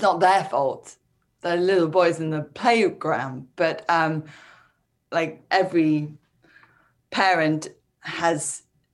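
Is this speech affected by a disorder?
Yes: speech impairment, word-finding; congenital AVM, sudden slurred speech then collapse, emergency surgery, half skull removed, cranioplasty with plastic skull; about a year since onset, relearning to talk, strong speech recovery, non-linear progress; word-finding difficulty, speech feels fine internally, initially no speech, comprehension intact, long unable to form sentences.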